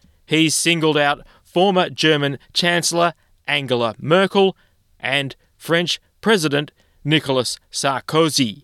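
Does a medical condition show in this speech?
No.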